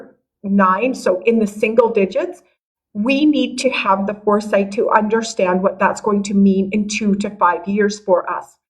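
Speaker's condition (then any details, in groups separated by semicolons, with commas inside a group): No condition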